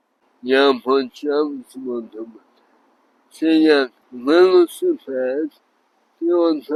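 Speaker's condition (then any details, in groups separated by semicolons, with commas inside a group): Traumatic brain injury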